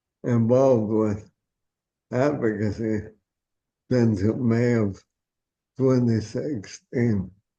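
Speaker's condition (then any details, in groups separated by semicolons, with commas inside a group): ALS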